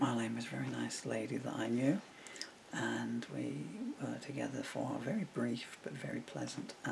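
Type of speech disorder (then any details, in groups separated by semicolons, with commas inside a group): Bulbar dysarthria; progressive bulbar palsy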